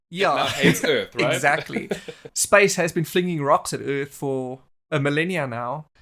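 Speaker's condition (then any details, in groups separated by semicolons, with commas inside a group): No condition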